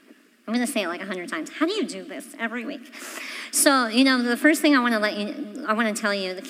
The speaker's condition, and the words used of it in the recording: Cleft palate. So when you're born with a cleft palate, it's where you don't have a section of the roof of your mouth. That's why I sound the way I do.